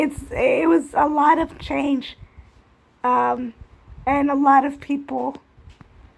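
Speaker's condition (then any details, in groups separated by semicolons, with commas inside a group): Cerebral palsy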